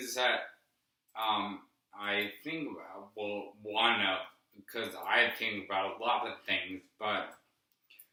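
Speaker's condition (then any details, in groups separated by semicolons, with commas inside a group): Brain injury; brainstem malformations, brain surgery at 32; affects how he talks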